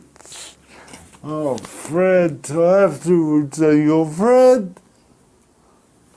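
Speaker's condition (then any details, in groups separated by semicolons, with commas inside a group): Cerebral palsy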